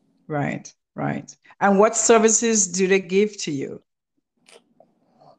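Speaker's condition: No condition

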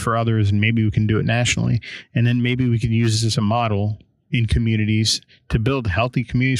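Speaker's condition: No condition

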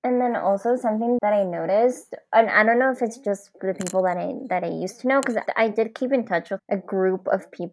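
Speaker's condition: Cleft palate; many facial surgeries

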